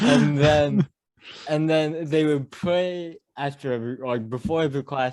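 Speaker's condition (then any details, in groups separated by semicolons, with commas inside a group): Cerebral palsy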